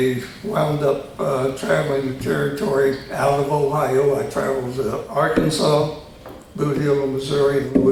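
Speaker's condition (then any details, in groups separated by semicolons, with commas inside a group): Tongue cancer surgery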